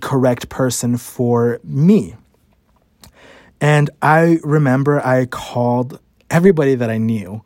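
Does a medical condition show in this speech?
Yes: stutter; adult stutter, noticed at work and by ex-fiance; here blocks.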